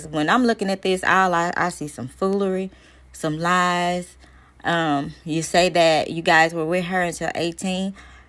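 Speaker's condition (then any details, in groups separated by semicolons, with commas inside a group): No condition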